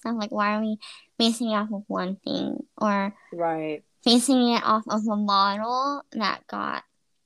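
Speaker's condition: Cleft lip and palate

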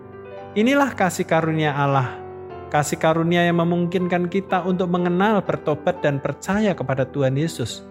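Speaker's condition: No condition

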